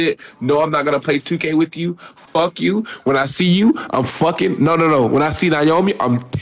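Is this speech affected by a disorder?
No.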